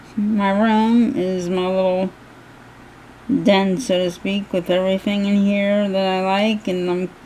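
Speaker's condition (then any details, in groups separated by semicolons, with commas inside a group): Cerebral palsy; hands affected, shaking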